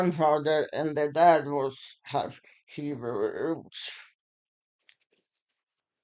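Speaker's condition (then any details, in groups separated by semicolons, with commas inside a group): Muscular Parkinson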